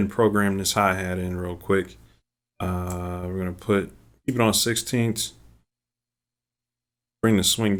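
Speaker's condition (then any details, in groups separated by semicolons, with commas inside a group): No condition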